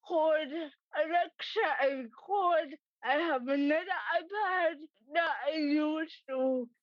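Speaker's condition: Cerebral palsy; extra exam time

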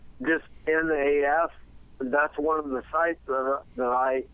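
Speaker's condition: Cerebellar ataxia; untreatable

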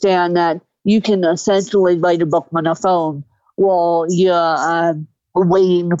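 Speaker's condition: Cerebral palsy; uses walker since back surgery

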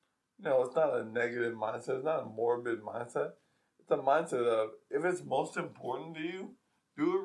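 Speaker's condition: ALS

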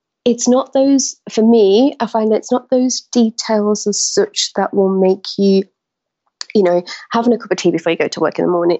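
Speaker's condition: No condition

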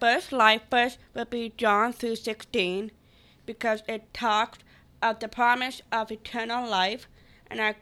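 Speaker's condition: Down syndrome; reads prepared pro-life speech aloud on podcast

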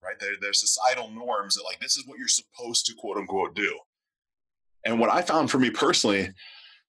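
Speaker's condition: No condition

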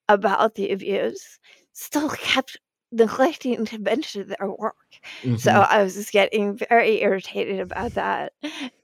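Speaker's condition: Spasmodic dysphonia; shaky

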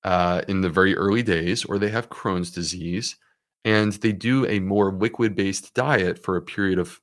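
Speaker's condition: No condition

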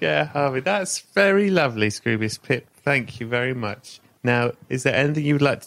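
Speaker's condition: No condition

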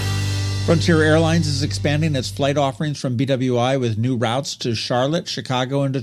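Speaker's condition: No condition

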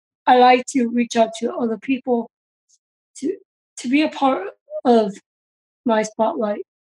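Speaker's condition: Down syndrome; congenital

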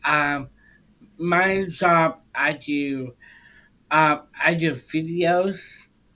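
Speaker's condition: Down syndrome; congenital, since birth, age 27, open heart surgery before 3 months old; short phrases, some garbled or ungrammatical wording, father repeats and clarifies utterances

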